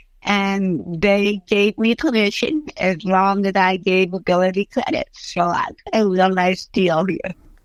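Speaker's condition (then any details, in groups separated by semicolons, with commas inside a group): Cerebral palsy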